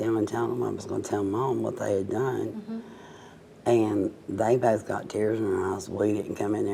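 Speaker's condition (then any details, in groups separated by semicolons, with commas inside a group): Cerebral palsy, mild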